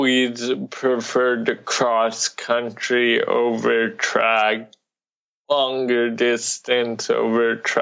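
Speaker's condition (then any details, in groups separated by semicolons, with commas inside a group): Cerebral palsy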